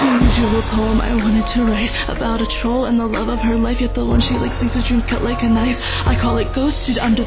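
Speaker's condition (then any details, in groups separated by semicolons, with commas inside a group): No condition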